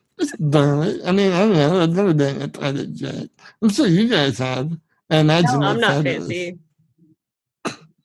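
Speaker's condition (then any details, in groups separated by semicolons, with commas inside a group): Spinal muscular atrophy; genetic, from birth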